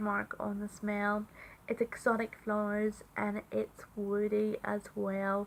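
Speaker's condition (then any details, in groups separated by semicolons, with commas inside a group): No condition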